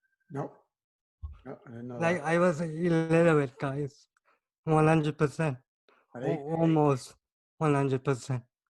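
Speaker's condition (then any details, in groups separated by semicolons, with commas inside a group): Cerebral palsy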